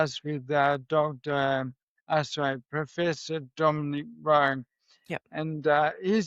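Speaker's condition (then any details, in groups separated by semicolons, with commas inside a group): MND; voice may sound shaky from clonus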